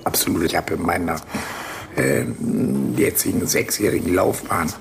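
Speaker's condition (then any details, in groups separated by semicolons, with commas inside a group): Laryngectomy after laryngeal cancer, voice prosthesis (tracheoesophageal); presses tracheostoma shut, air redirected to pharynx, pharyngeal segment vibrates like vocal folds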